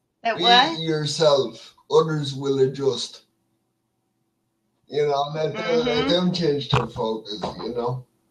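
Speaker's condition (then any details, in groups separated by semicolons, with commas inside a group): Cerebral palsy; speech affected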